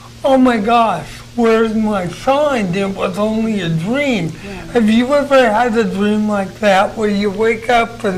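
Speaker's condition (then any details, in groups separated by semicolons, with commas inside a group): Cerebral palsy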